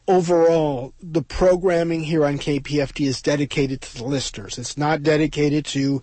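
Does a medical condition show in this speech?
No.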